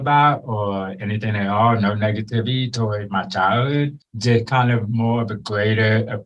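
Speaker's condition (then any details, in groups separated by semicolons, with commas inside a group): Born deaf; congenital deafness, hearing aid fitted at age two, sign language learned later; daily speech therapy throughout childhood from school therapist and speech-therapist mother, drilled on mouth movements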